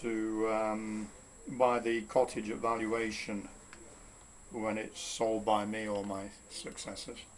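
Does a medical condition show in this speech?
No.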